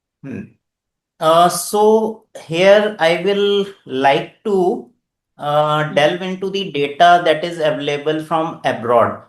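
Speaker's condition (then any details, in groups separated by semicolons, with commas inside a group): No condition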